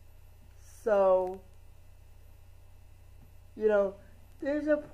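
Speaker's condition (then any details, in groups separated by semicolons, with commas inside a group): Cerebral palsy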